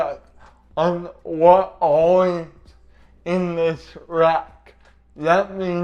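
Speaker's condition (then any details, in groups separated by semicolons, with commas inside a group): Cerebral palsy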